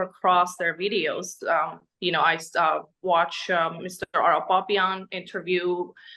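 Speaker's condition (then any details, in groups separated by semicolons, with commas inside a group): No condition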